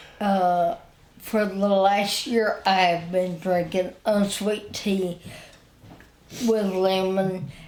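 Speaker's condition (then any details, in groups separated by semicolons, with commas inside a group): Spinal ataxia; wheelchair user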